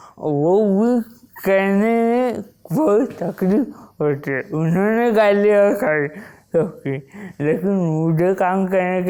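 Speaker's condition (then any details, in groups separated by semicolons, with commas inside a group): Wilson's disease; onset at age 16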